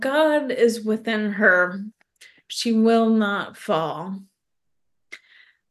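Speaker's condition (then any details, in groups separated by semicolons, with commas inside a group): ALS; tongue fasciculations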